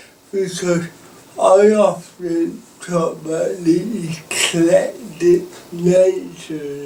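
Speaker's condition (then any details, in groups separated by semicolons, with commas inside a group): Cerebral palsy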